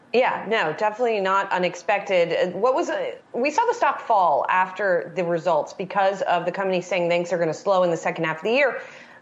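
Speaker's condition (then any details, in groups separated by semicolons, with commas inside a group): No condition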